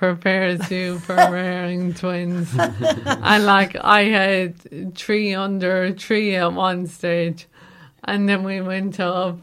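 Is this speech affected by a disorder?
Yes: motor neuron disease; recently diagnosed, mobility lost, no use of hands, balance gone when walking; voice affected, voice among everyday things no longer managed.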